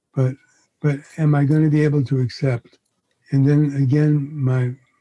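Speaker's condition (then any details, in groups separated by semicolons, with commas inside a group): Parkinson's disease; onset around 81st birthday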